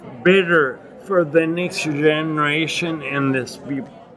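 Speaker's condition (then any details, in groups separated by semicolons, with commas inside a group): Acquired ataxia with dysarthria, acquired; Lance-Adams syndrome; speaking feels like elephant on chest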